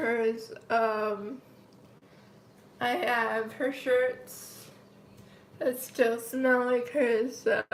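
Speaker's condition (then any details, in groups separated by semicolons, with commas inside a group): Cerebral palsy, mild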